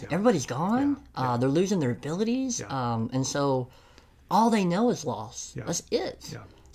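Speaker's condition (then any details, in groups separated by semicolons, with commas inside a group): Cleft lip and palate; listener heard 'palate' as 'pilot', self-described enunciation not always good, attributed to being from Tennessee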